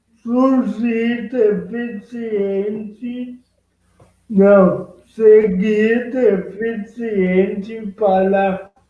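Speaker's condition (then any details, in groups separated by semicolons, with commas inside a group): Cerebral palsy; present from birth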